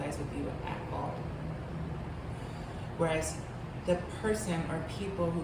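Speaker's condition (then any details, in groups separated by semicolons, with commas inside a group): No condition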